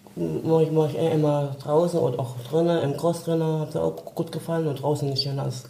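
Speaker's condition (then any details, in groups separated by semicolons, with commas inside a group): Down syndrome; trisomy 21, genetic, developmental delay, early movement therapy, Montessori therapist Lore Andelik; adult, about 22, trouble judging ground underfoot, fear of heights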